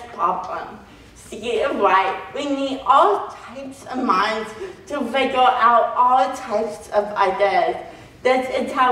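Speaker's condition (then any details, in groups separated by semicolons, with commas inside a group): Cerebral palsy; phone speech misunderstood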